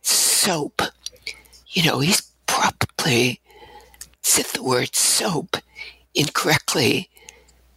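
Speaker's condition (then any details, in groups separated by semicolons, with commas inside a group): Abductor spasmodic dysphonia; significant vocal tremor since last surgery, breathiness from vocal folds opening involuntarily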